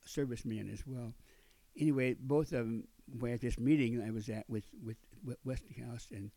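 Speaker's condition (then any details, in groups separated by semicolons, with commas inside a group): Stuttering after combat injury; acquired after combat injuries as marine, eye and internal injuries, four back operations, hip replacement; still not talking very well; stuttered almost 100% at first, could not be understood; repeated words, prolonged sounds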